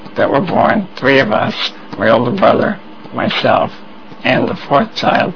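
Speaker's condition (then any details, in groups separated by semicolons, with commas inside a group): Spinal muscular atrophy; depends on voice for everything, uses voice recognition computer system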